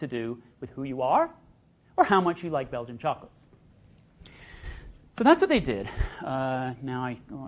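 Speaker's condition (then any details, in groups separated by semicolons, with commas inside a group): No condition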